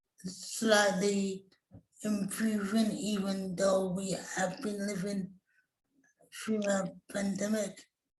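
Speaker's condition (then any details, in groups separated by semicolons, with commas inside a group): Cerebral palsy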